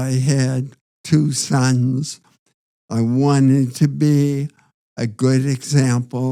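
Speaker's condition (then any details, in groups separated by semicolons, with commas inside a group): Parkinson's disease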